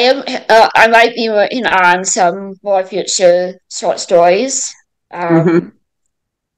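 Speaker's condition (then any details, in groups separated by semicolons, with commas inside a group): Mild cerebral palsy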